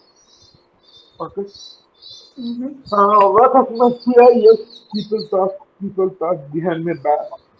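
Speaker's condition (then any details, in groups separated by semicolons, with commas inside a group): Cerebral palsy; uses wheelchair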